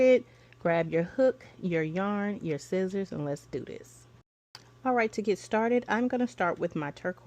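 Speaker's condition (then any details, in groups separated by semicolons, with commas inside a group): No condition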